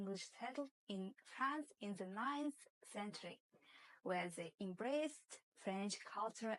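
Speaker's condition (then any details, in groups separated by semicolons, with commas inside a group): No condition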